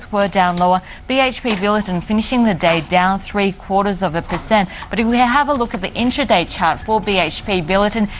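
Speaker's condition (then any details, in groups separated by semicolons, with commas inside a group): No condition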